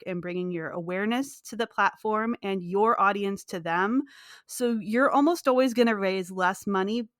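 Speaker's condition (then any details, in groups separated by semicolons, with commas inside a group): No condition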